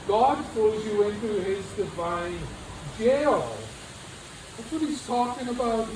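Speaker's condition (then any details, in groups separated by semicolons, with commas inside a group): No condition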